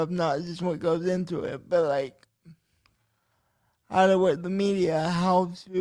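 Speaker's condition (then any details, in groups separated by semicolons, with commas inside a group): Cerebral palsy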